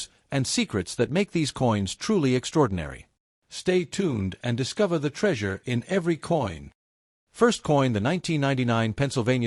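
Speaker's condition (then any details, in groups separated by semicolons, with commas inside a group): No condition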